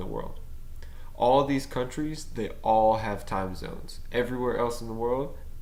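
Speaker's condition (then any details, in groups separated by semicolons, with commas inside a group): No condition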